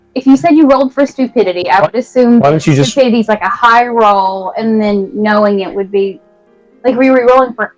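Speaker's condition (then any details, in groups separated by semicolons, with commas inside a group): No condition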